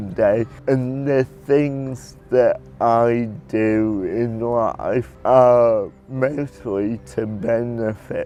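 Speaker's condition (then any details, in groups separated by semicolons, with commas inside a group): Cerebral palsy; present from birth; predicted at birth never to talk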